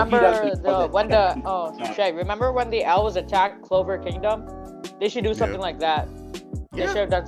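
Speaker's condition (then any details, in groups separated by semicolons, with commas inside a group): No condition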